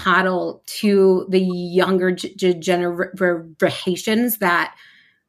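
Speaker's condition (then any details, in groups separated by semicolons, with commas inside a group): Stuttering; variable stuttering, formerly preoccupied with which words would be easier to say, helped by stuttering community; amount of stuttering, feeling stuck and physical tension fluctuate, stutters openly; prolonged sounds, blocks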